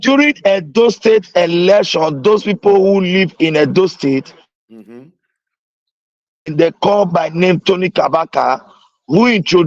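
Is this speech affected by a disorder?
No.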